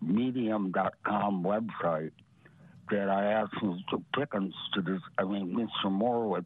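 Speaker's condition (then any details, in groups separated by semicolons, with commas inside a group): Parotid gland removal; difficulty speaking at this recording, recurring, attributed to parotid gland removal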